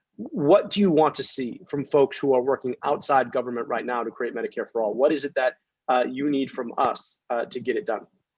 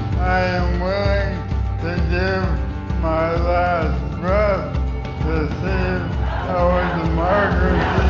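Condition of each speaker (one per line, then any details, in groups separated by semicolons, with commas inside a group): No condition
ALS; trouble breathing, speech-generating device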